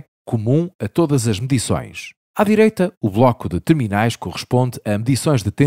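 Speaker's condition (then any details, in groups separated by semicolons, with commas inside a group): No condition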